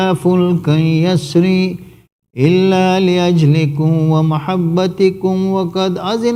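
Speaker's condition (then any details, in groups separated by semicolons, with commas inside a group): No condition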